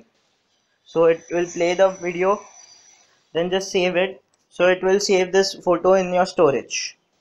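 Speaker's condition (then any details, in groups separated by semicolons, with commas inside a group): No condition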